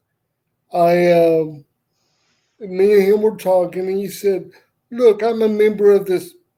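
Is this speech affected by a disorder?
Yes: cerebral palsy; uses wheelchair.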